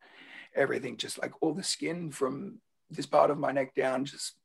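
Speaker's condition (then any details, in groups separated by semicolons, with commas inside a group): Laryngeal cancer; swallowing painful during radiotherapy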